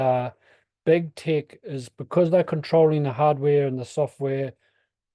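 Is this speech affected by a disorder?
No.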